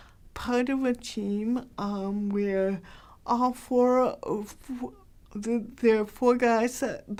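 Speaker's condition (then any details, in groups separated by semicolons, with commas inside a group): Cerebral palsy, mild; hard to understand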